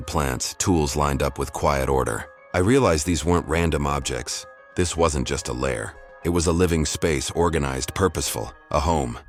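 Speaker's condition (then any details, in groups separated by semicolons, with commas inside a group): No condition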